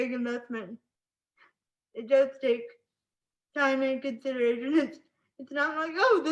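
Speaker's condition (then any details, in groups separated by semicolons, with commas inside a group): Spastic cerebral palsy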